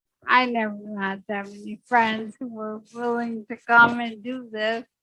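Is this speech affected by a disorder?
Yes: secondary progressive multiple sclerosis; secondary progressive, spastic stiff legs.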